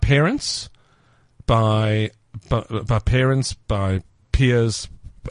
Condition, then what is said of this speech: Stuttering. Let me just say that without your stutter, the interview would already have been finished by now.